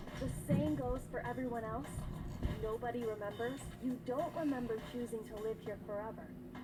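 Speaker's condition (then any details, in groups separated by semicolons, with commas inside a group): No condition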